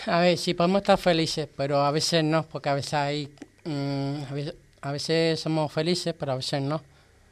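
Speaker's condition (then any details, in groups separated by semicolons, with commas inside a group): Down syndrome; genetic condition, extra copy of chromosome 21, self-described as 68 degrees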